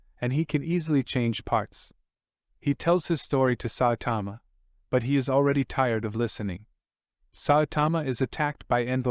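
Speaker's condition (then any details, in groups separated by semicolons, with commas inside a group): No condition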